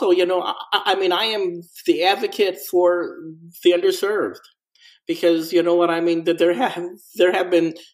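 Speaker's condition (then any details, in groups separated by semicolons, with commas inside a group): Stuttering; onset at three or four years, no trauma cause, mother stuttered until about 11-12, speech camp as child, teen years harder; adult, persistent stuttering; very fluent in crisis situations, stutters when things calm, takes deep breath and counts to five; repeated sounds, repeated words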